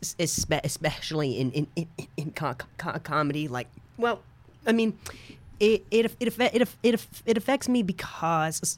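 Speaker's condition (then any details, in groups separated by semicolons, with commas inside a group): Stutter; acquired after softball injury playing shortstop about four years ago, told it was vocal contusion, mostly neurological; worse on stage when rushing and trying harder, occurs over phone, different cadence, throat shake; repeated sounds, prolonged sounds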